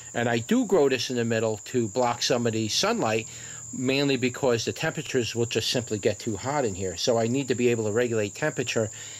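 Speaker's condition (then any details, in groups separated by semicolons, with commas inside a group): No condition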